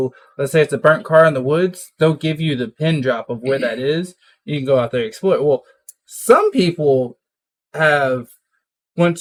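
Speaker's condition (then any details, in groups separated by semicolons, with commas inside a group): No condition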